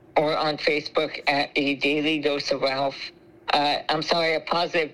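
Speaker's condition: Spinal muscular atrophy; congenital, ventilator

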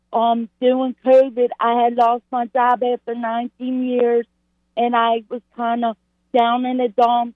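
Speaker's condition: Cerebral palsy, mild; slight, affecting leg, since birth, born six months premature, birth weight 3 pounds 5 ounces

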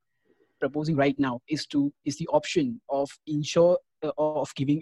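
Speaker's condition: No condition

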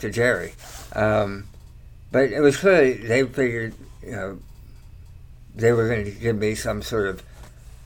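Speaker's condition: Tongue cancer surgery; talks okay

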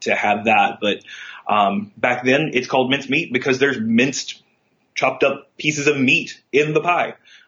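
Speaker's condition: No condition

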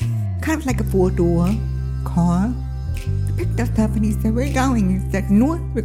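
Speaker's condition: Deafness

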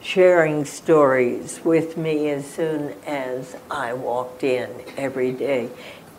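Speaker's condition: Spasmodic dysphonia; ALS

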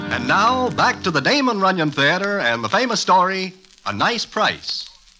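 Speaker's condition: No condition

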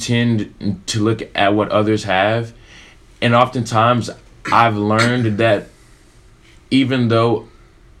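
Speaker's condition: Stutter; peers laughed and asked why speaks this way; prolonged sounds

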